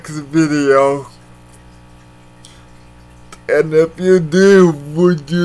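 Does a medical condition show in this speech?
Yes: cerebral palsy.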